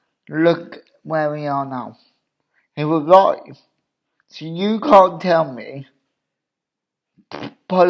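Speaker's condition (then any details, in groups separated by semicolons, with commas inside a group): Cerebral palsy; obvious speech impediment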